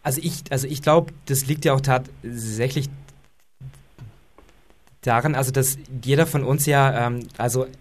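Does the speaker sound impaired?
Yes: stuttering; plays less of a role in small talk than years ago; stutters more or less depending on day and situation, fluent in familiar routine settings; here blocks.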